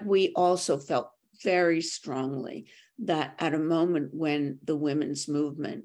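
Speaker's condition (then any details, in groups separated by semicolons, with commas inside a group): No condition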